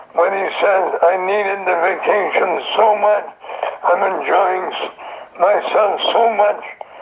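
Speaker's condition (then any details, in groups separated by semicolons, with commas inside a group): Throat cancer; survivor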